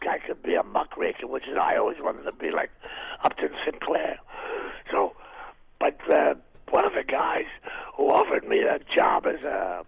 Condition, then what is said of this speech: Throat cancer. It does not hurt me to talk.